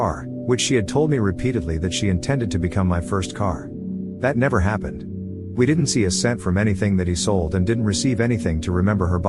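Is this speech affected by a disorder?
No.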